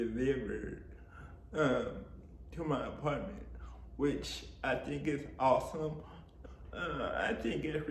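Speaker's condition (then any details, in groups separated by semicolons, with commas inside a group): Cerebral palsy; spastic quadriplegic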